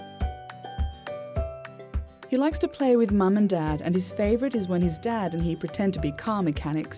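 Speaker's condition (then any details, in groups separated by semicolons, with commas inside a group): No condition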